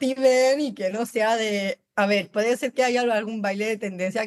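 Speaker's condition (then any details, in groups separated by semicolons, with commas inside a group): Down syndrome; congenital, since birth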